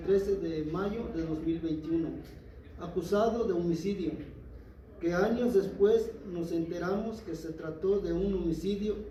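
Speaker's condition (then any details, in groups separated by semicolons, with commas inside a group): No condition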